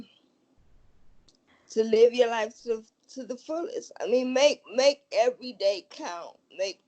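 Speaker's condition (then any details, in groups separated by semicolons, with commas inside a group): Cerebral palsy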